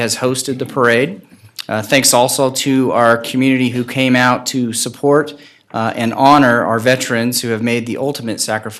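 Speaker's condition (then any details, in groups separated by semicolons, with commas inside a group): No condition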